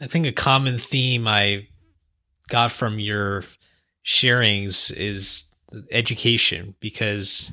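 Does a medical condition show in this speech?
No.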